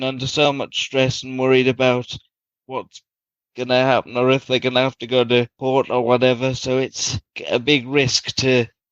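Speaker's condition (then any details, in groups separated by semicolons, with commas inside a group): Cerebral palsy; from birth, very premature birth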